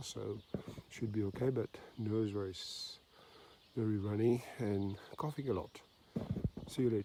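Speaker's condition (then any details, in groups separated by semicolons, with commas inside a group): No condition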